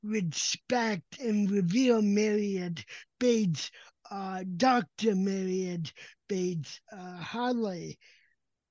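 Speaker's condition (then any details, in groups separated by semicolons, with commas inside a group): Cerebral palsy; sometimes assumed drunk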